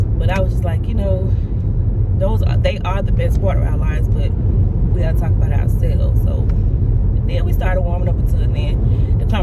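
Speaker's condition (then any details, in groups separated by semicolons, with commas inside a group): No condition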